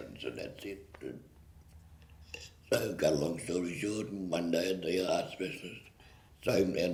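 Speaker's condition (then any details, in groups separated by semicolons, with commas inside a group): Throat cancer; located in throat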